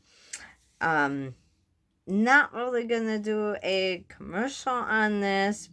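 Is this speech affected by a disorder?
Yes: bulbar onset ALS.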